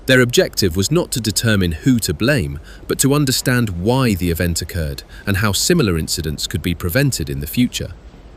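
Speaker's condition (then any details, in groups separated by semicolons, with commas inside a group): No condition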